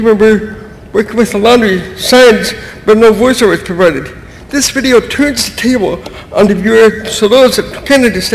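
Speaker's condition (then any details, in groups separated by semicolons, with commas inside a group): Cerebral palsy; speech noticeably affected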